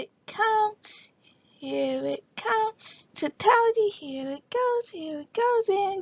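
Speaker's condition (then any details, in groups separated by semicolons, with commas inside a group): Cerebral palsy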